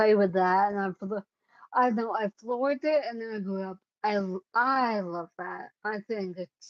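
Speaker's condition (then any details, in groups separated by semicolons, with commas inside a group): Cerebellar ataxia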